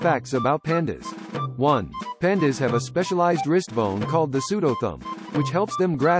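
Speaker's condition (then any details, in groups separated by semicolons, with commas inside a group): No condition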